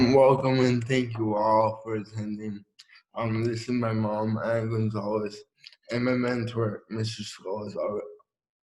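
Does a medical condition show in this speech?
Yes: cerebral palsy; speech audibly affected, no speech or self-feeding in childhood.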